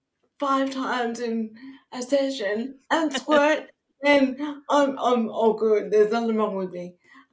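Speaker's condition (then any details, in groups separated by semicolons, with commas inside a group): Cerebral palsy; speech higher on bad days, people on cam often think drunk at first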